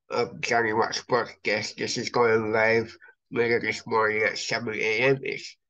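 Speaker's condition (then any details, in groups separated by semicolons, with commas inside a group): Cerebral palsy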